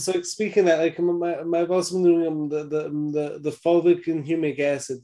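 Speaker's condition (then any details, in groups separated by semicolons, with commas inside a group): Stammer and stutter; acquired, neurological damage from severe pneumonia, 21 antibiotics, steroids, intubation, ventilator, induced coma, stutter began later; age 25, holistic treatment by naturopath Victor Cozzetto of Vitagenics, earlier therapists, speech not fully recovered; more at start then smoother, initially extremely slurred, once unable to talk; repeated words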